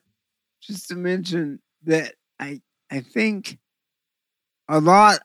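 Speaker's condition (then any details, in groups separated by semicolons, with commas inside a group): Cerebral palsy; trouble focusing with VR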